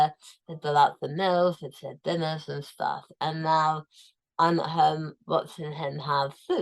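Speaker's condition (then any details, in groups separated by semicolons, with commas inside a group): Tongue cancer, tongue removed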